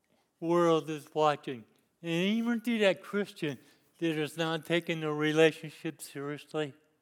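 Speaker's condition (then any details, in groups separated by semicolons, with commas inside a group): Cerebral palsy; lifelong disability since youth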